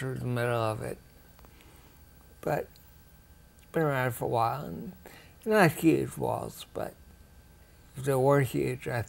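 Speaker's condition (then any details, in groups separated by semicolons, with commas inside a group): Ataxia; rare, progressive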